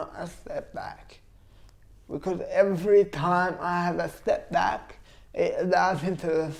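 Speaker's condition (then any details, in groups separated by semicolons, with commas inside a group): Cerebral palsy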